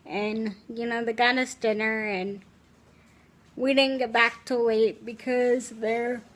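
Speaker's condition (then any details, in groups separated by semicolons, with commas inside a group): Cerebral palsy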